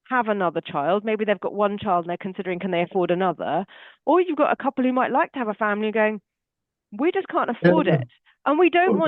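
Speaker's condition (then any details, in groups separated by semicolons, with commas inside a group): No condition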